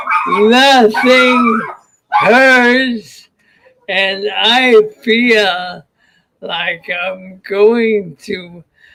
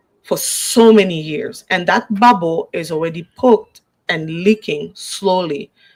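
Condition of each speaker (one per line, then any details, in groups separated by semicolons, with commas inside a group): ALS
No condition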